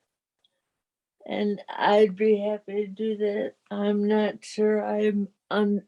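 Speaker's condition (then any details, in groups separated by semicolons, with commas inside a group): Parkinson's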